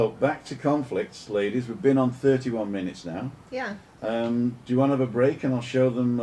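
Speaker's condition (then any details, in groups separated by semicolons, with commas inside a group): No condition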